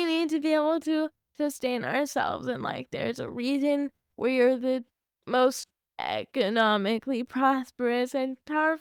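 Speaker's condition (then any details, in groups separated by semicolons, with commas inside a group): Cerebral palsy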